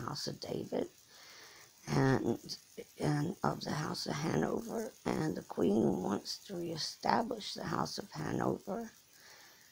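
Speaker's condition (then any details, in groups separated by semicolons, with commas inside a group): Cerebral palsy; from birth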